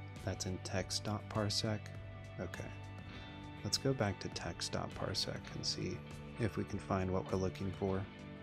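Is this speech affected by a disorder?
No.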